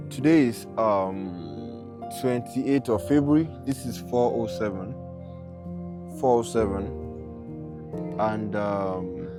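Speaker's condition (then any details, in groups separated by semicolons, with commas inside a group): No condition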